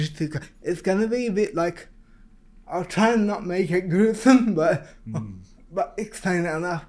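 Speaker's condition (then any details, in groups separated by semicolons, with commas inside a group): Cerebral palsy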